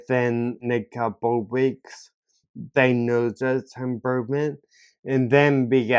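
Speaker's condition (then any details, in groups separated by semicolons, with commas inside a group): Ataxia; caused by stroke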